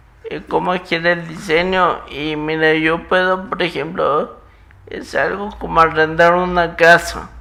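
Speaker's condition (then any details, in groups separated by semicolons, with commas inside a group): Muscular dystrophy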